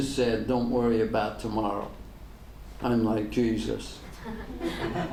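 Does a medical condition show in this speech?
Yes: ALS; degenerative; diagnosed ten years ago.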